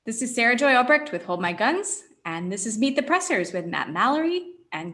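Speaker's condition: No condition

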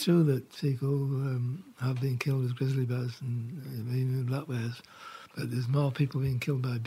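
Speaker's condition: Parkinson's; diagnosed about 4 years ago; no typical shaking, very focused walking, symptoms held off through meditation, wife Laurie does 95% of chores

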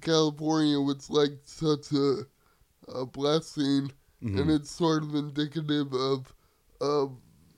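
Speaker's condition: Cerebral palsy; wheelchair user

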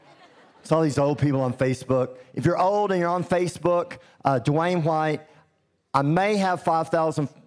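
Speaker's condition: Cleft lip and palate; has preached in over 50 nations

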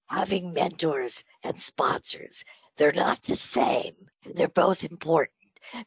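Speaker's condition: Spasmodic dysphonia; breathy voice from Botox treatment

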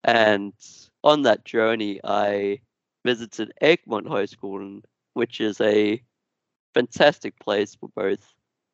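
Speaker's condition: Duchenne muscular dystrophy; genetic, progressive

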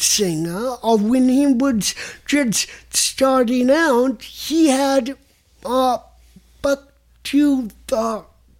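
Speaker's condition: Cerebral palsy; onset before three

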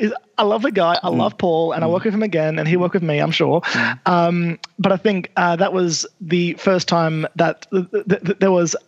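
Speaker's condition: Stutter; present by age 20 at film school, sign language used to assist stutter; repeated sounds

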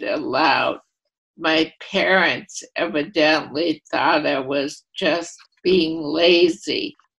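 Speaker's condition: ALS, primary lateral sclerosis

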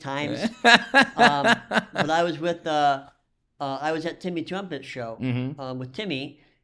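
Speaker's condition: Cleft lip and palate; congenital cleft lip and palate, cause unknown, missing muscles, dental problems, 40+ surgeries incl. multiple jaw

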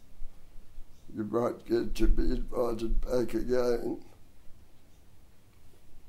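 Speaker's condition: Dystonia and cerebral palsy; hard-to-diagnose

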